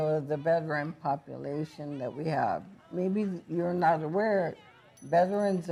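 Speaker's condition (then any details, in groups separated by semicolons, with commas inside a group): ALS; ALS, upper body affected, legs spared; 7 years since onset, terminal; speech affected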